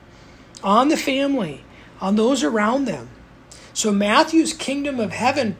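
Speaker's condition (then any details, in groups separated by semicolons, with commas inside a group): No condition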